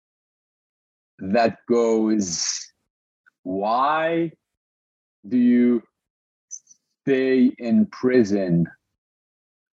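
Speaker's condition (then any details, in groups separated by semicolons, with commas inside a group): Stutter; stutter since birth, born and raised in Lebanon, breathing technique controls stutter to some extent, joined Toastmasters; stutters during this recording; stutter impedes speaking, long avoided speaking, breathing technique partly effective; prolonged sounds, blocks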